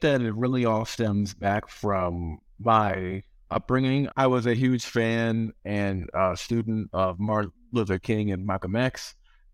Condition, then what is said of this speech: Stuttering. The purpose of the app is to help you pronounce words better, because when I'm in speech therapy, I talk better, but it's hard